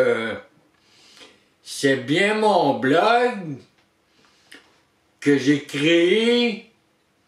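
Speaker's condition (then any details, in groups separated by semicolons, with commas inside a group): Traumatic brain injury; surgery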